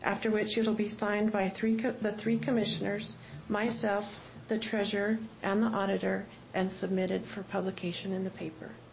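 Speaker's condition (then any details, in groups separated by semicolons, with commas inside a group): No condition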